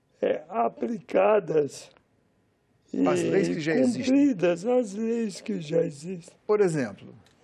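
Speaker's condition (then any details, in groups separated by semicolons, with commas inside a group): Amyotrophic lateral sclerosis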